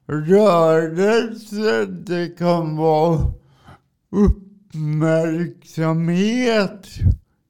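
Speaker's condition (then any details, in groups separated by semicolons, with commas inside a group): Cerebral palsy; from birth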